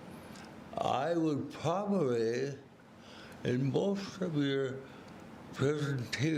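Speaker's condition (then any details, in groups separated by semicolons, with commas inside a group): Cerebral palsy; speaks slowly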